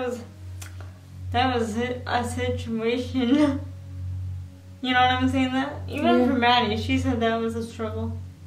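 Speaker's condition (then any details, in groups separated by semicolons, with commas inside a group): Cerebral palsy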